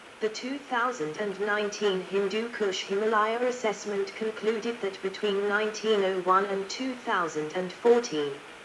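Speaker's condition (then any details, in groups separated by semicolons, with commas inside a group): No condition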